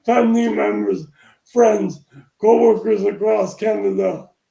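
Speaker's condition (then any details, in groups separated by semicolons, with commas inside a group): Traumatic brain injury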